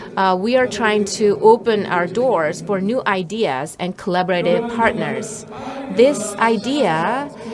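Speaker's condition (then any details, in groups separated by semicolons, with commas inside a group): No condition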